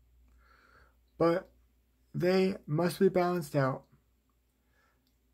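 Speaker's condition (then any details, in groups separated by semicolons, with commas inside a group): Cerebral palsy, spastic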